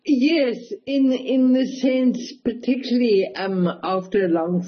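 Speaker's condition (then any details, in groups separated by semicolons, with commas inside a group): Cerebral palsy; mild, wheelchair assistance at airports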